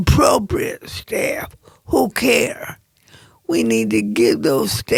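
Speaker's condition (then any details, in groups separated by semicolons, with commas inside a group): Cerebral palsy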